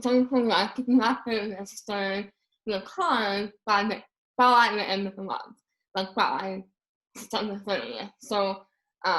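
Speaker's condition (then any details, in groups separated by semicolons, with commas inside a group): Moebius syndrome; paralyzed tongue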